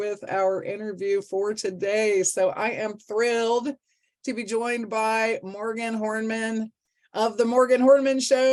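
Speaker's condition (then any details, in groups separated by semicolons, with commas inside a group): No condition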